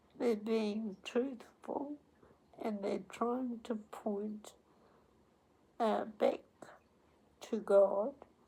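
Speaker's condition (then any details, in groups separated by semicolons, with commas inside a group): Cerebral palsy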